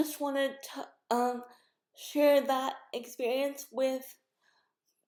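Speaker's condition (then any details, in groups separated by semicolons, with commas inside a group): Cerebral palsy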